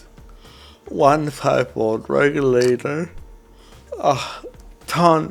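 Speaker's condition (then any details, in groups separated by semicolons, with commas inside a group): Cerebral palsy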